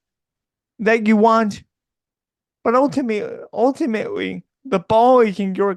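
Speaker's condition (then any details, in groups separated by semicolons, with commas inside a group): Cerebral palsy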